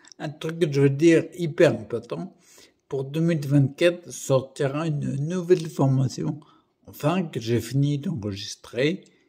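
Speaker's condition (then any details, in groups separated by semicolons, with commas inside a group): Primary progressive multiple sclerosis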